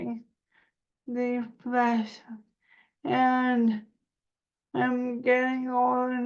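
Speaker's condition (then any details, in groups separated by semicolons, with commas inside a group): Cerebral palsy; spasticity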